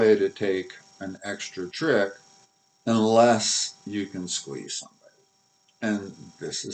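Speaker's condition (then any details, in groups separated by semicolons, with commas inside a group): No condition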